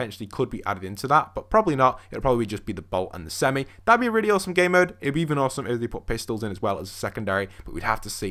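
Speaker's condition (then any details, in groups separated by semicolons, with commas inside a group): No condition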